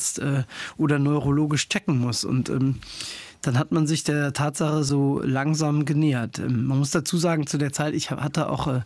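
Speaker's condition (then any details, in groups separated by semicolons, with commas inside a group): Tourette syndrome; tics from age 6-7, diagnosed age 11-13 at Uniklinik Göttingen, genetic predisposition plus childhood trauma; several drugs tried, fewer tics but side effects, chose living with more tics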